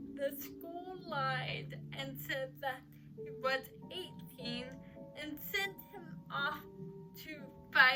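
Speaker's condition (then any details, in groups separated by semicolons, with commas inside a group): Cerebral palsy; uses crutches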